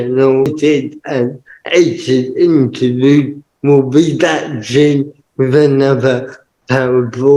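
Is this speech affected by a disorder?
Yes: cerebral palsy; permanent wheelchair user.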